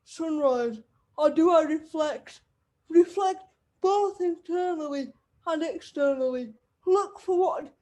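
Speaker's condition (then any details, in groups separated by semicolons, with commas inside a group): Cerebral palsy; wheelchair user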